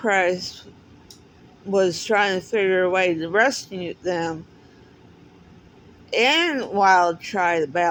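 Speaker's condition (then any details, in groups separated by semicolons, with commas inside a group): Cerebral palsy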